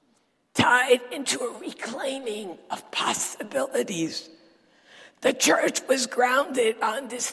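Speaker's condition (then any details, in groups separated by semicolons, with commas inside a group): Dysphonia; still preaches with this voice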